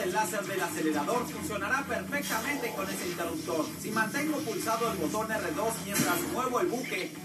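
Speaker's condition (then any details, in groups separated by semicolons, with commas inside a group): No condition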